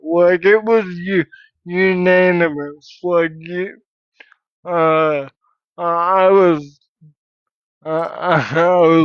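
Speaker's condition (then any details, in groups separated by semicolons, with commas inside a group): Cerebral palsy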